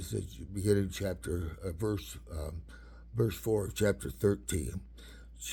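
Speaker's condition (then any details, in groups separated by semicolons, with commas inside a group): Parkinson's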